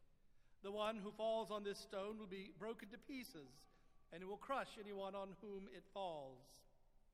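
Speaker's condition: No condition

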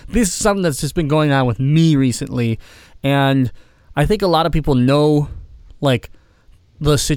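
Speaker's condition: Cleft palate; congenital cleft palate

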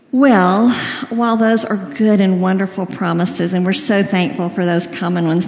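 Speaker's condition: Cleft lip and palate, severe

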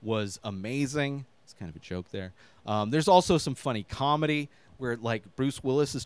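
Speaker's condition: No condition

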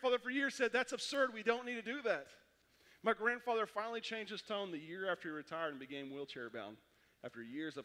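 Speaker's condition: No condition

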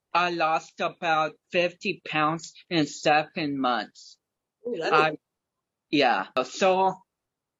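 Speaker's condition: Cerebral palsy; speech affected

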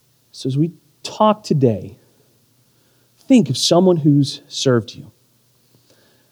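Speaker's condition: No condition

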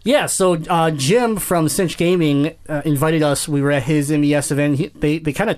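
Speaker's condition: Cleft palate; congenital cleft palate

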